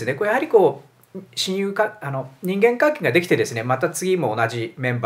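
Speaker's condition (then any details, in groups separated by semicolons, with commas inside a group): No condition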